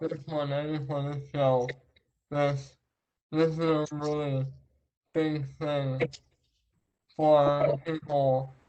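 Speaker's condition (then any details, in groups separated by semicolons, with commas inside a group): Traumatic brain injury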